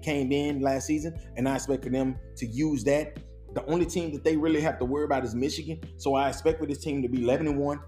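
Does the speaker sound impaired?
No.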